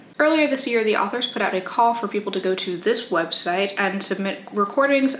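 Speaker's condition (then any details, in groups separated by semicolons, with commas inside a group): No condition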